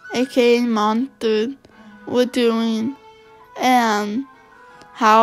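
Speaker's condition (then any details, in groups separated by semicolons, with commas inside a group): Cerebral palsy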